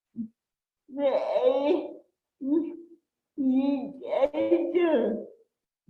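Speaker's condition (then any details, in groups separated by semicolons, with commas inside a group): Cerebral palsy; since birth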